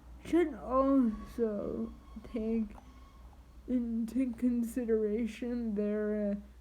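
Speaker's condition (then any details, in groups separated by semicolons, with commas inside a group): Triplegic cerebral palsy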